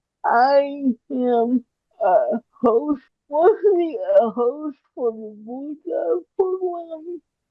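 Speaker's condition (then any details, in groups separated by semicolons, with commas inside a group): Cerebral palsy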